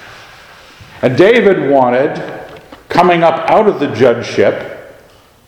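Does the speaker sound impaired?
No.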